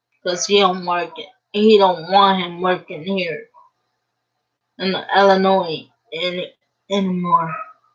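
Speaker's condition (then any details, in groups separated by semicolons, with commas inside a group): Cerebral palsy; uses a wheelchair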